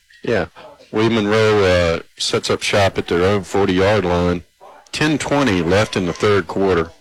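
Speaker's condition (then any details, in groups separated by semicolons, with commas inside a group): No condition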